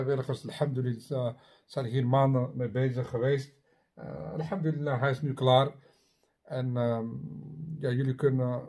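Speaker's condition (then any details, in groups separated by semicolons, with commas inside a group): No condition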